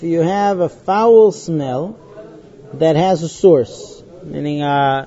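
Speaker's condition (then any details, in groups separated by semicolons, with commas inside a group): No condition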